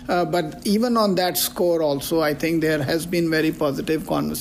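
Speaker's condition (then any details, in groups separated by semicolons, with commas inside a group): No condition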